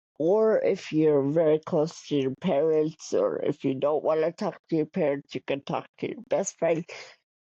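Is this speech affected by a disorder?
Yes: cerebral palsy; wheelchair user.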